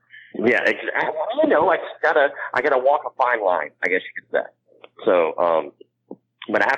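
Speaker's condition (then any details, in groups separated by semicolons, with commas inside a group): Cleft palate; congenital cleft palate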